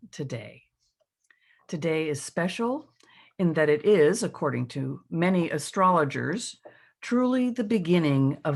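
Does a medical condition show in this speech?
No.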